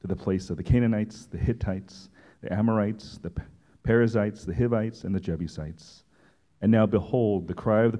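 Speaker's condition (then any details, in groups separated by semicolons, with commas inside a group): No condition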